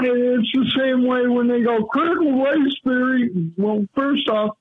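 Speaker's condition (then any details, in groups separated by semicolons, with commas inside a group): Cerebral palsy; lifelong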